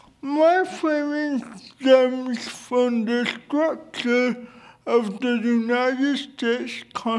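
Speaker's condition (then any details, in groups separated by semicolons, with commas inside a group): Cerebral palsy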